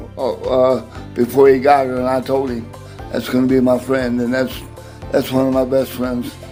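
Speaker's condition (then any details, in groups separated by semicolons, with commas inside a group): Cerebral palsy; spastic, spasms limit movement; tight hips, hamstrings and calves, chiropractic care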